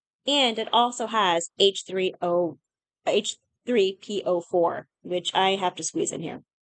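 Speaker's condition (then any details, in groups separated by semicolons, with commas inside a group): No condition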